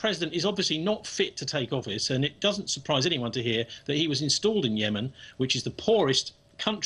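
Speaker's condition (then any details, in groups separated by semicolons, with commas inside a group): No condition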